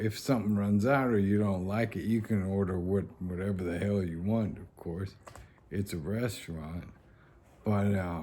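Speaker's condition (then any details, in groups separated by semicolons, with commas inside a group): ALS; needed breathing help during near-shock episode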